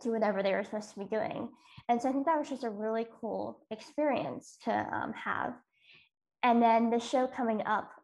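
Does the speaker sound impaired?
Yes: cleft lip and palate.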